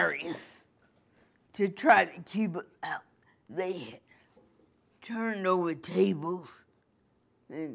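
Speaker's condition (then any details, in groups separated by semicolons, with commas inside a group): Cerebral palsy; from birth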